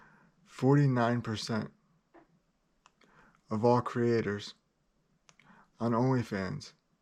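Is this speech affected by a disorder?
Yes: cerebral palsy, spastic.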